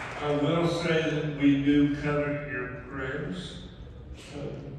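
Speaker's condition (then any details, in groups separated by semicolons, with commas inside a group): ALS; mainly right side and both legs; about two years since diagnosis, right hand nearly useless, left weakening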